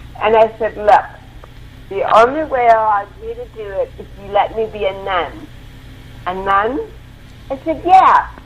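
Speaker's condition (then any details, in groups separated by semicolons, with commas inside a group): Cerebral palsy; involuntary movements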